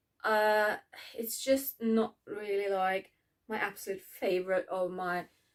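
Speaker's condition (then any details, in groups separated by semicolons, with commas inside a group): No condition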